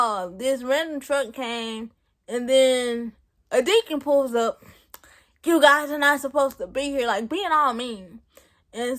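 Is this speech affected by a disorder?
Yes: cerebral palsy; present since birth.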